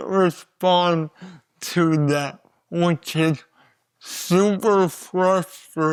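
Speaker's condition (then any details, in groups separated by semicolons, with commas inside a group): Cerebral palsy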